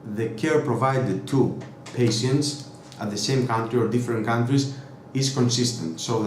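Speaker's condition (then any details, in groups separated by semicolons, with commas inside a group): No condition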